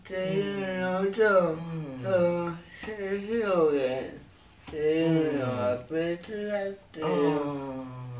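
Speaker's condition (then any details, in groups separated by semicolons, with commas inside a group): Cerebral palsy; severe, uses a wheelchair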